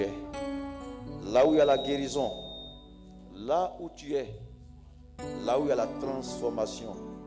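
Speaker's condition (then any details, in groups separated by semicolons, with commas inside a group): No condition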